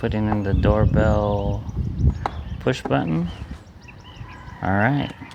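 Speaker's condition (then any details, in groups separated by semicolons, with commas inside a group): No condition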